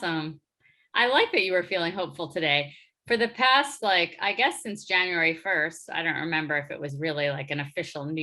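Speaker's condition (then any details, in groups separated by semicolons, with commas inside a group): No condition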